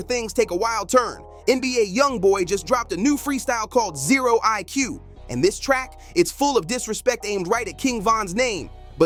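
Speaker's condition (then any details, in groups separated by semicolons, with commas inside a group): No condition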